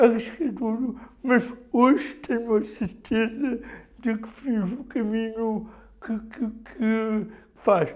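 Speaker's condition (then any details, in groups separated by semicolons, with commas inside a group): Cerebral palsy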